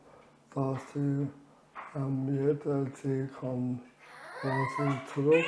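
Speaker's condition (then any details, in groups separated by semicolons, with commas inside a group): ALS; uses computer aids with mouse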